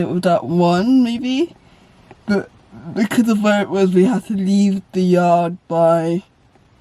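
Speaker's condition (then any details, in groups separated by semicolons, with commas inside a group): Cerebral palsy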